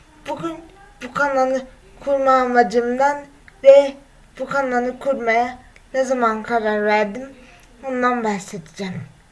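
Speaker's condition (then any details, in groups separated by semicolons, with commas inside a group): Cerebral palsy; 23 years with condition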